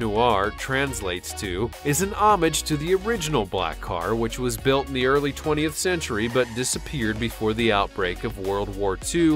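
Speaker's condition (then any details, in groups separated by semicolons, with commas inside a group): No condition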